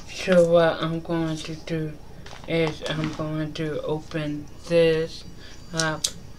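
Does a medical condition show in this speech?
Yes: mild cerebral palsy.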